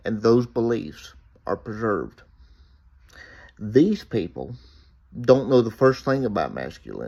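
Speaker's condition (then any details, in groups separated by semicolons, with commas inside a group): Cerebral palsy; reports speaking clearly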